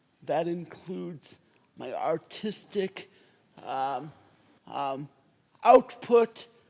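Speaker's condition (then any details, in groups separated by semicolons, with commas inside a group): Cerebral palsy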